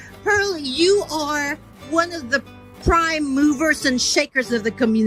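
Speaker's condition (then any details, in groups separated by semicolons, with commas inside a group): No condition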